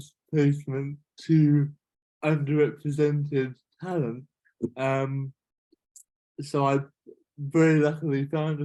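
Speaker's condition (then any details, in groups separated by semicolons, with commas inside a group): Cerebral palsy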